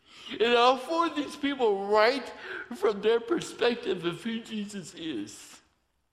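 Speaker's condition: Torsion dystonia; mild fibular cerebral palsy from birth

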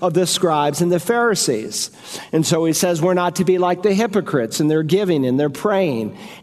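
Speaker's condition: No condition

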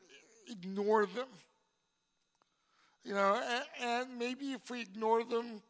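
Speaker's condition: Cerebral palsy; congenital

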